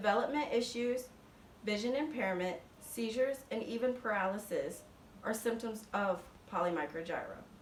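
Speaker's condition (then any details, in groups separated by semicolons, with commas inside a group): No condition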